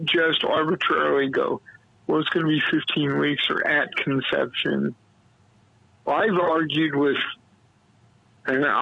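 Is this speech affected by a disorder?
Yes: cerebral palsy; premature low birth weight, month in incubator, diagnosed at 3 days, newborn chest compressed on inhaling, heels tapped.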